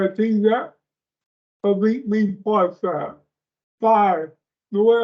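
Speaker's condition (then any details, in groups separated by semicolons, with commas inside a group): Speech impairment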